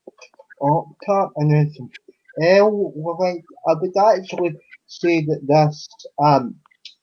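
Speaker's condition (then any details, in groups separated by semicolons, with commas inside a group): Cerebral palsy; unable to walk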